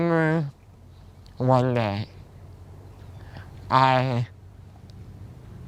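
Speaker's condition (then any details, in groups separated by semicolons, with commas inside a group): Spinal muscular atrophy type two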